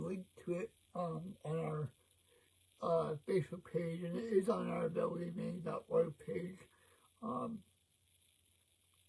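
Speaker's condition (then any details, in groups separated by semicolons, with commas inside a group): Cerebral palsy; present since birth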